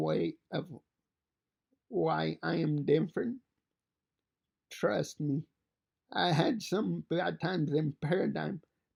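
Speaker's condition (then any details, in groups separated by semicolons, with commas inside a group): Cerebral palsy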